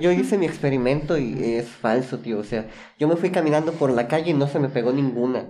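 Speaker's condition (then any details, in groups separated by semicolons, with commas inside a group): Cleft lip and palate; chili burns more than usual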